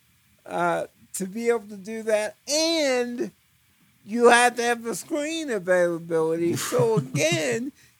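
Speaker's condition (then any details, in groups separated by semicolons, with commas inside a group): Cerebral palsy; trouble focusing eyes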